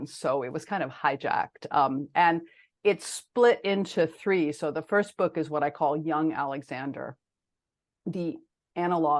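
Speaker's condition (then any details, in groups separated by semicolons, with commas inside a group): No condition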